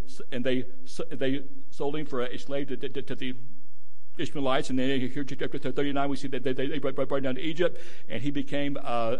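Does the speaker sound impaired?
Yes: stuttering; struggled with it for a while, adults at gadsdale said stutter barred preaching; worse when trying to stand still; here repeated sounds, repeated words, blocks.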